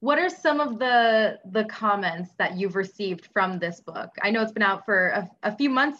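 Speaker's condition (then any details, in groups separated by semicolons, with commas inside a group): No condition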